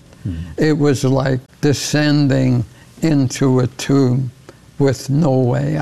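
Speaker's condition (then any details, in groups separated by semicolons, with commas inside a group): ALS; progressive ALS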